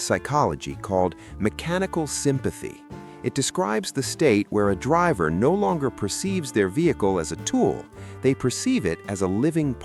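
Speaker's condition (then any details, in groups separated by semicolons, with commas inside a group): No condition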